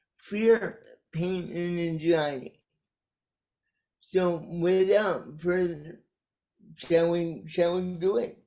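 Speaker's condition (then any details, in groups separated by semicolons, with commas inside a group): Cerebral palsy; caused by brainstem aneurysm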